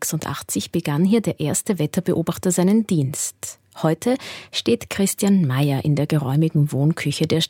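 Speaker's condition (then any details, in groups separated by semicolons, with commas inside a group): No condition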